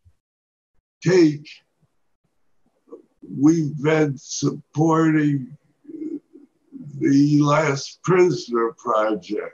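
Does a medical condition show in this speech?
Yes: Parkinson's disease.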